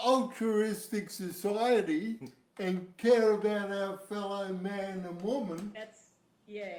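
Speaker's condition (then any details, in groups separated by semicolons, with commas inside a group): Cerebral palsy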